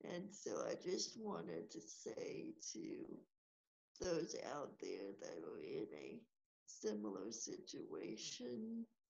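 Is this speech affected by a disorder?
Yes: cerebral palsy; age 32, wheelchair user.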